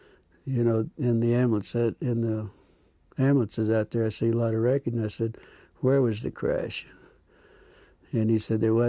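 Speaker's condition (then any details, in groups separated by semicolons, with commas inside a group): No condition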